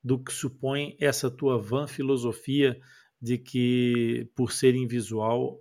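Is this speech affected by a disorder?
No.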